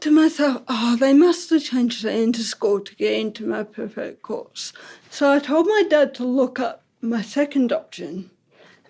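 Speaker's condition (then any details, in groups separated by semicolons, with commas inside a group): Ataxic cerebral palsy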